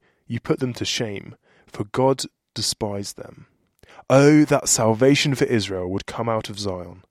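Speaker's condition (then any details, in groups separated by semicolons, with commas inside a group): No condition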